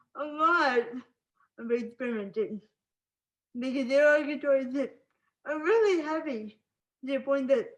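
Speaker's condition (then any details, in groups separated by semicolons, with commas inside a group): Spastic cerebral palsy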